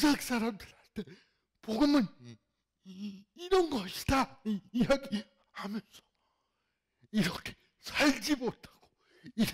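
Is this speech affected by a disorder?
Yes: cerebral palsy; fairly severe in childhood.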